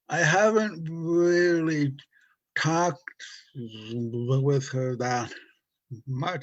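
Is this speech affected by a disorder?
Yes: stutter from brain injury.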